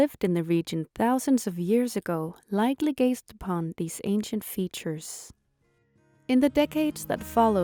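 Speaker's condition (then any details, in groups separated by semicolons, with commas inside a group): No condition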